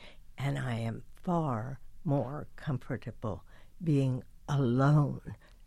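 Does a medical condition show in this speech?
Yes: spasmodic dysphonia; neurological, basal ganglia signals vocal cords to clamp down inappropriately, onset about age 50; still receiving periodic botulinum toxin injections into vocal cords; voice previously lost, voice not smooth.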